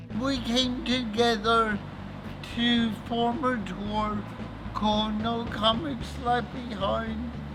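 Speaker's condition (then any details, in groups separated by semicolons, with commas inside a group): Cerebral palsy; since birth, born not breathing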